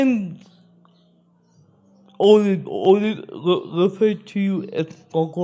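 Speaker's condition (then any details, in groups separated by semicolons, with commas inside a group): Spastic cerebral palsy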